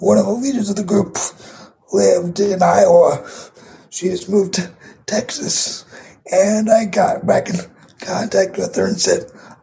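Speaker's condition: Cerebral palsy; condition audible in voice

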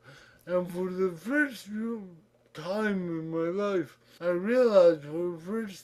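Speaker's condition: Cerebral palsy; distinctive voice

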